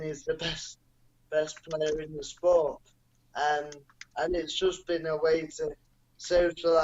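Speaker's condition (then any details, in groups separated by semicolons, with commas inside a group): Cerebral palsy; non-progressive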